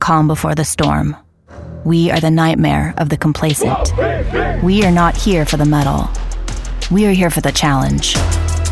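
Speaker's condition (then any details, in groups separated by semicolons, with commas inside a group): No condition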